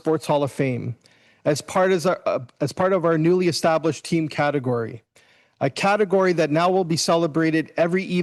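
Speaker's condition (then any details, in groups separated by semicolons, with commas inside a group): No condition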